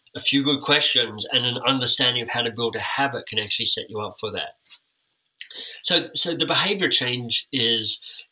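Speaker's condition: Cleft lip and palate; orthodontic treatment

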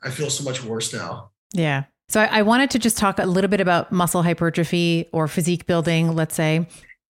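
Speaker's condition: No condition

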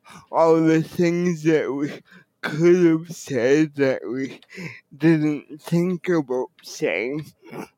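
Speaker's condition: Cerebral palsy; wheelchair user

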